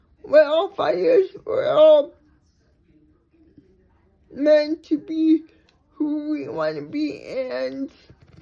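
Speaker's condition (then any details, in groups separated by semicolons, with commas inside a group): Cerebral palsy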